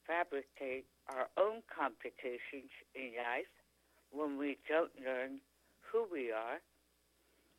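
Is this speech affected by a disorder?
Yes: tongue cancer; stage 4 tongue cancer, chronic sore throat symptom, Dr. Oxford removed three quarters of tongue, two surgeries; speaking and eating again after surgery; could not speak, swallow or eat after surgery, feeding tube, now speaks pretty clearly.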